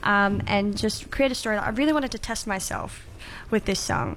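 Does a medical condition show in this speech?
Yes: cleft palate; congenital cleft palate, no roof of mouth, childhood support from Variety children's charity.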